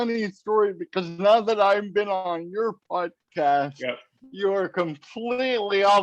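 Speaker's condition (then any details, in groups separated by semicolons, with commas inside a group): Cerebral palsy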